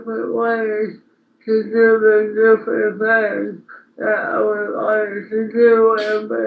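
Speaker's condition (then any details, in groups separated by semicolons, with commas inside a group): Speech impairment after birth surgery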